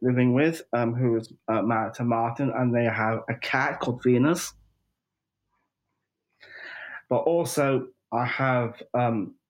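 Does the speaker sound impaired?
Yes: Down syndrome; 45 years old.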